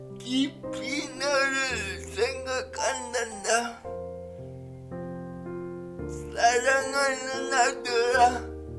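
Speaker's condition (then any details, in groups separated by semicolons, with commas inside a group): Brain lesion disability grade 1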